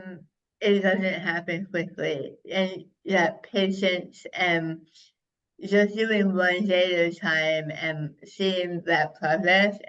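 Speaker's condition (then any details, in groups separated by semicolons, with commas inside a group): Head and neck cancer; over half tongue removed and reconstructed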